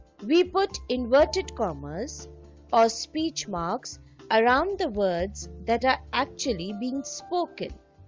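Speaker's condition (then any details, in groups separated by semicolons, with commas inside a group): No condition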